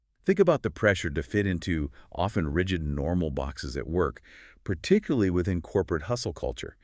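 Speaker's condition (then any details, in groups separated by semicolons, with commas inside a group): No condition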